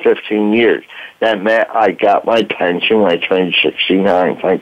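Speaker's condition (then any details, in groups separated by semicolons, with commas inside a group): Voice box damage from tracheostomy; fire at 30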